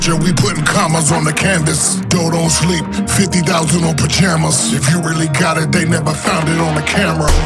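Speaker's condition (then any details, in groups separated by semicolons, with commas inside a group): No condition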